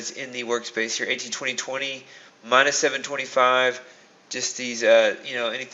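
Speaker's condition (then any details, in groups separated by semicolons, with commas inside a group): No condition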